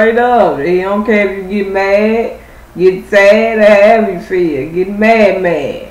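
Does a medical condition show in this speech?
Yes: cerebral palsy; not paralyzed, can stand.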